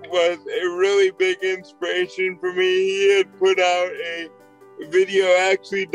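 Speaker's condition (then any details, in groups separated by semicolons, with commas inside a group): Cerebral palsy; present from birth; walks, competes in triathlons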